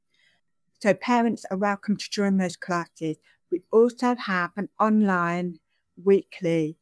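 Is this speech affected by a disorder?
Yes: deafness; sign-supported English, signing and speaking at the same time.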